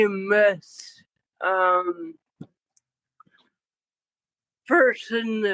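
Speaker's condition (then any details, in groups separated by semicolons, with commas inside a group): Cerebral palsy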